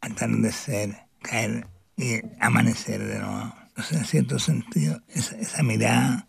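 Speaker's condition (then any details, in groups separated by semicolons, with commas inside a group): Parkinson's disease; Parkinson's disease diagnosed at age 50, possibly caused by severe beatings as prisoner after Chilean coup; 26 years since diagnosis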